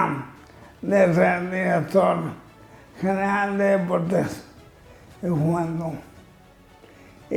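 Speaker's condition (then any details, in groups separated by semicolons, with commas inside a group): Amyotrophic lateral sclerosis (ela)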